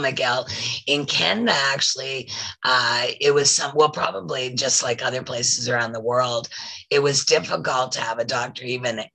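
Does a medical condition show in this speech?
Yes: voice loss after throat polyp; smoker-like voice from throat surgery not smoking, whole voice affected, still recovering.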